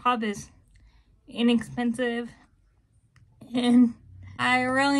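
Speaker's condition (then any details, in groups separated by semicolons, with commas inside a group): Cerebral palsy, spastic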